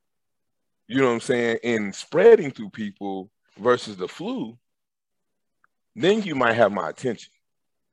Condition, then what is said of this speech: None; typical speech.